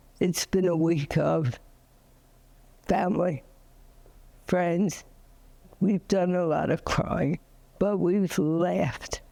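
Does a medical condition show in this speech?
Yes: ALS; diagnosed seven months earlier, end of life.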